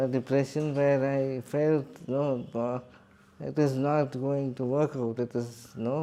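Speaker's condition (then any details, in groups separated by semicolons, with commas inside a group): Cerebral palsy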